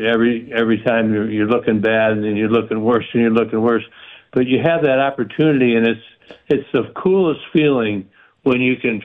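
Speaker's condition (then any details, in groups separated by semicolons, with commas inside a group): Parkinson's; stays active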